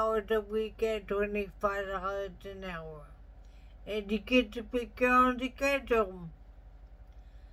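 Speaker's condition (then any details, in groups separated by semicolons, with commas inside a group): Traumatic brain injury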